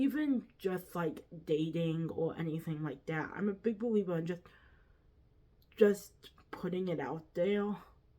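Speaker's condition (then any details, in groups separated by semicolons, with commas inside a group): Quadriplegic cerebral palsy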